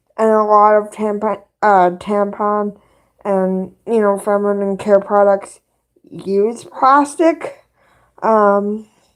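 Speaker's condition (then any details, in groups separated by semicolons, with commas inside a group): Cerebral palsy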